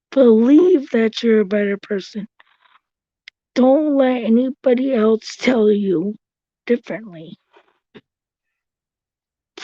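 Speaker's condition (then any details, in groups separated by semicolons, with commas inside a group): Cerebral palsy; since birth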